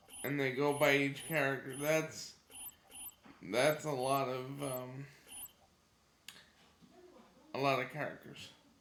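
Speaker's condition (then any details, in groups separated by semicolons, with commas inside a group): Cerebral palsy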